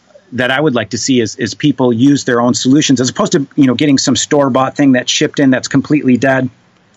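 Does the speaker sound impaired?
No.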